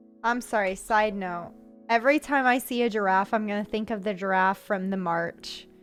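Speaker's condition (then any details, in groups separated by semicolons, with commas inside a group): No condition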